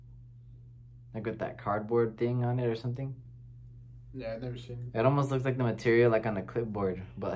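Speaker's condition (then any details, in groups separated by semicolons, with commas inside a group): No condition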